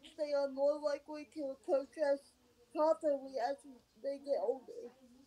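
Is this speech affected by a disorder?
Yes: cerebral palsy; onset at 19 days old from encephalitis, high fever and first seizure, 23 years, scoliosis, scoliosis surgery; leg cramps from staying in one position and poor circulation, back pain resolved after surgery.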